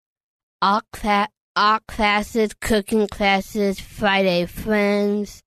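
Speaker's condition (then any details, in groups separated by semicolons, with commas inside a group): Down syndrome; age 24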